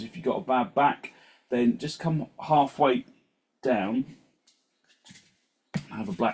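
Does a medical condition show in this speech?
No.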